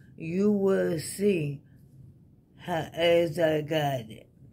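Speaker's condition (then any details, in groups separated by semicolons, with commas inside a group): ALS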